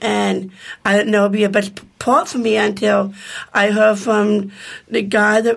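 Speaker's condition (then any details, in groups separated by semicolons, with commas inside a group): Down syndrome; born in Rochester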